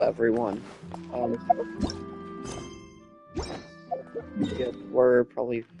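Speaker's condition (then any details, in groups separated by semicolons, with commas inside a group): No condition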